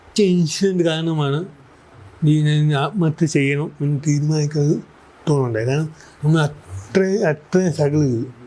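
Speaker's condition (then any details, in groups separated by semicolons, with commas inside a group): Cerebral palsy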